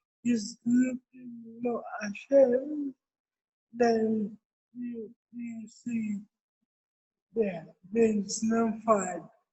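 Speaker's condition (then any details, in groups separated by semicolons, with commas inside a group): Cerebral palsy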